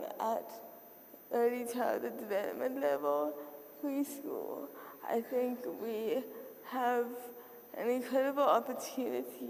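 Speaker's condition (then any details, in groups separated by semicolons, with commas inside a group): Cerebral palsy; since birth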